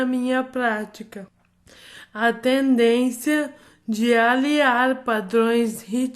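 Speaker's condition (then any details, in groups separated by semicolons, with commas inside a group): Amyotrophic lateral sclerosis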